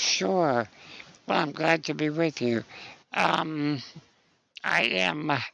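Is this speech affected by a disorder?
Yes: spinal muscular atrophy; congenital, wheelchair use whole life.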